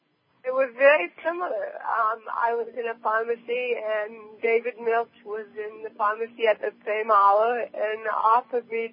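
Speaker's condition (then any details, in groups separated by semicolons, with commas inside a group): Cerebral palsy; present from birth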